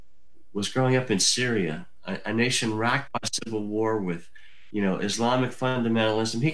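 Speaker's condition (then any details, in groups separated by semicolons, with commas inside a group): Cleft lip and palate; from birth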